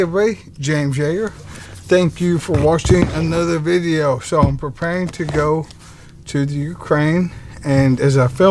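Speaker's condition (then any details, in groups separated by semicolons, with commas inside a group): ALS; bulbar-upper onset, tongue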